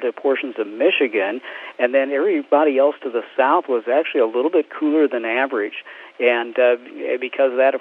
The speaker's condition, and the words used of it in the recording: None; typical speech.